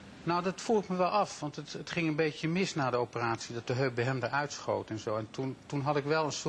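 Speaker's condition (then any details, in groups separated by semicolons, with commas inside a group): No condition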